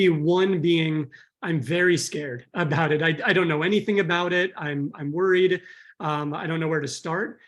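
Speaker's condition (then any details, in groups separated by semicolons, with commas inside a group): No condition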